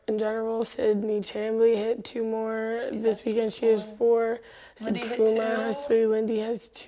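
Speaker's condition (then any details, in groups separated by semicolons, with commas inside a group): No condition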